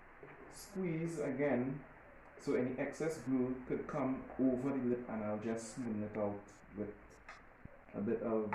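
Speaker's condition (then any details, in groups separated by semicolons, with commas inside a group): No condition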